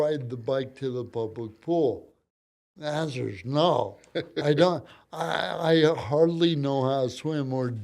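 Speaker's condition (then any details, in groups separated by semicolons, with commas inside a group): Cerebral palsy; from birth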